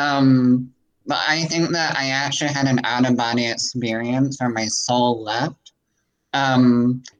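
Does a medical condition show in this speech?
Yes: cleft palate; congenital cleft palate, present from birth; voice pretty nasal, altered vocal tonality, sometimes monotone quality, lowering pitch does not help.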